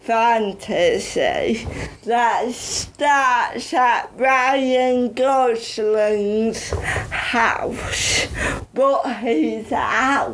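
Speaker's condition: Cerebral palsy; affects speech and mobility

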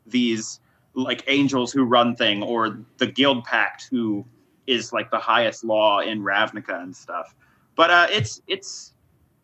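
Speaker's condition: No condition

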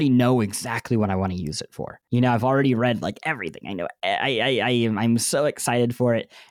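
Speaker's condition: Cleft lip and palate; bandaged

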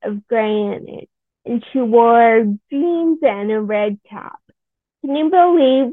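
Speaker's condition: Friedreich's ataxia; speech and swallowing issues

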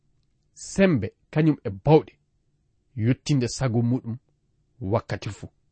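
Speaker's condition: No condition

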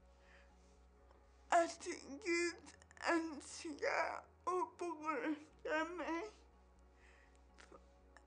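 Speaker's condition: Cerebral palsy; onset at birth

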